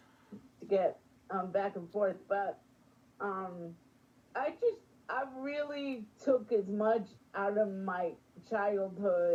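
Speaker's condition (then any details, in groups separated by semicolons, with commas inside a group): Spastic quadriplegic cerebral palsy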